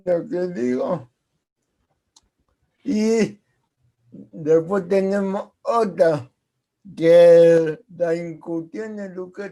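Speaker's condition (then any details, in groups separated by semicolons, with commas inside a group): Cerebral palsy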